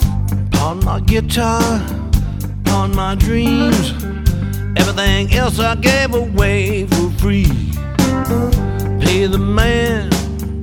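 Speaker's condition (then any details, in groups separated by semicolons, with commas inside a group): No condition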